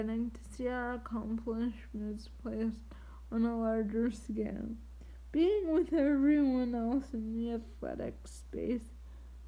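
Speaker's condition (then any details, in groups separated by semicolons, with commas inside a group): Triplegic cerebral palsy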